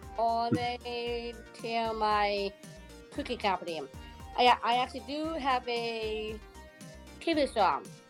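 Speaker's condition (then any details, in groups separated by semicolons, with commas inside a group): Down syndrome; present from birth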